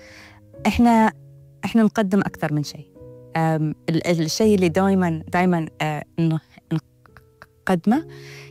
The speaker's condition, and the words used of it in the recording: Stuttering. نفس ما قلت لك، ما كنت أتخيل أني أني أني أني أكون أم.